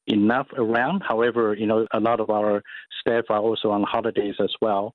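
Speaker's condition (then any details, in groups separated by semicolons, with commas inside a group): No condition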